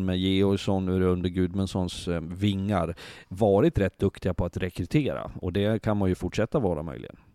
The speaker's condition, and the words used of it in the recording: No condition.